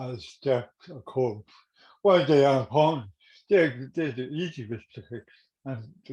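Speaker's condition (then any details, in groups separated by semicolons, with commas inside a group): Cerebral palsy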